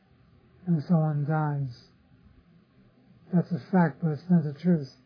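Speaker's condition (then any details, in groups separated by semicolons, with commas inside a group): Parkinson's disease; others offer remedies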